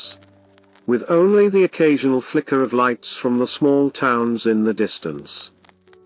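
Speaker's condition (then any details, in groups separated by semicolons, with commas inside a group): No condition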